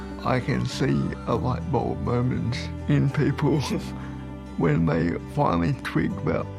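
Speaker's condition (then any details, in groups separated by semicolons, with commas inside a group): Cerebral palsy; diagnosed at about 12 months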